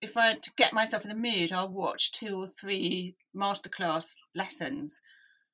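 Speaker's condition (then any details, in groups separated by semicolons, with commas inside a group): Deafness; deaf from early age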